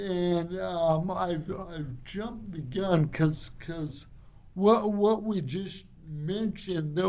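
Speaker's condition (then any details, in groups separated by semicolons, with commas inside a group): Cerebral palsy; from birth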